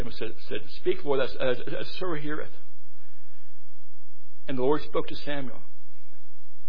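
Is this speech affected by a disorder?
Yes: stuttering; lifelong stutter; stuttering amount varies, heavy stuttering greatly lengthens speaking time; here repeated sounds, blocks.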